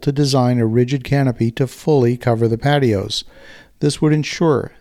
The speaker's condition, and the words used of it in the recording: No condition.